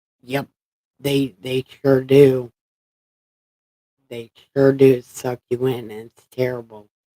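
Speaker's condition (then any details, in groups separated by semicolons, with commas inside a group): Brain injury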